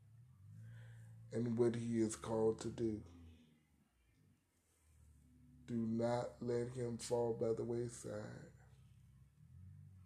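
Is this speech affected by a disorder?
Yes: cerebral palsy; arthritis.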